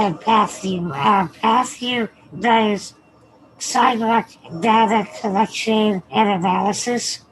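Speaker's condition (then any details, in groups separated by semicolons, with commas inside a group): Spinal muscular atrophy; wheelchair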